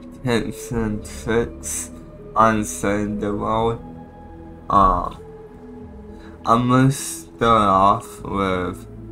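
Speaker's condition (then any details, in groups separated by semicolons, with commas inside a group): Cerebral palsy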